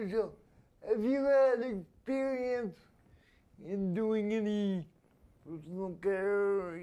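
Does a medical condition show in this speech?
Yes: spastic quadriplegia.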